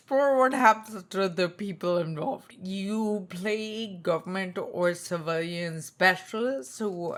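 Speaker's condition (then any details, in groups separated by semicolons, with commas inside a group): Spinocerebellar ataxia type 2, SCA2; tongue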